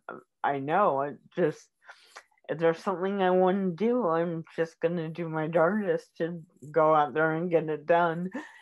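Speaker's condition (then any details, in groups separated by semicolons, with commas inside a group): Cerebral palsy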